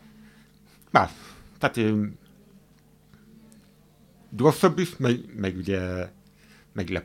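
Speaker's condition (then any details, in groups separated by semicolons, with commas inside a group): Hearing impairment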